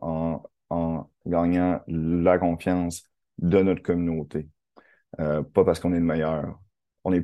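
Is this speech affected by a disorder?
Yes: stuttering; lives with stuttering; blocks somewhat when speaking, attributed to capricious vocal cords; here repeated sounds, prolonged sounds.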